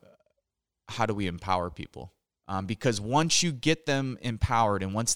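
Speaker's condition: No condition

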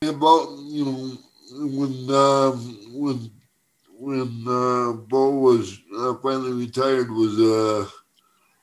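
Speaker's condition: Cerebral palsy; cerebral palsy from birth

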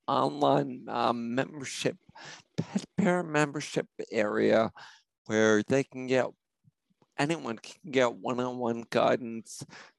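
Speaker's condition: Spinocerebellar ataxia; genetic cause, puzzled doctors for almost 40 years before diagnosis

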